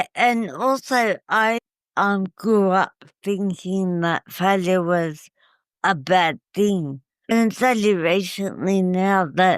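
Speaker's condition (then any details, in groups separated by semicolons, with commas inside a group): Cerebral palsy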